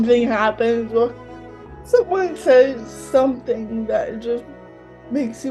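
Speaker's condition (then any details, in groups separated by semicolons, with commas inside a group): Cerebral palsy, mild; affects only mouth, lifelong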